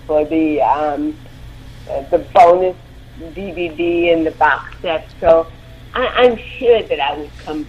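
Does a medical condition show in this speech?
Yes: cerebral palsy; involuntary movements.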